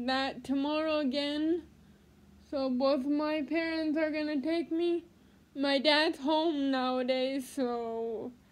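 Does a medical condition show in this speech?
Yes: cerebral palsy; spasticity, baclofen pump.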